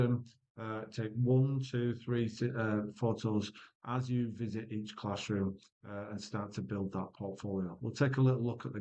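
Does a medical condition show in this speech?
No.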